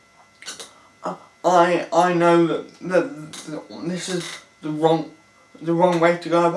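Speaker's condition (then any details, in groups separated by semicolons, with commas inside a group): Cerebral palsy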